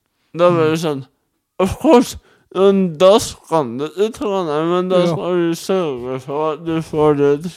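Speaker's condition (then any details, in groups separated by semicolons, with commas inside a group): Cerebral palsy; wheelchair user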